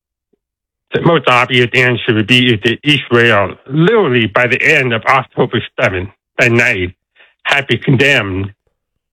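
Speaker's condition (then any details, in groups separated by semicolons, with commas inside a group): Deafness; deaf accent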